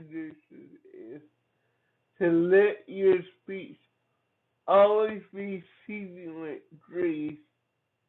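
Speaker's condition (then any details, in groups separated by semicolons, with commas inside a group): Cerebral palsy; from birth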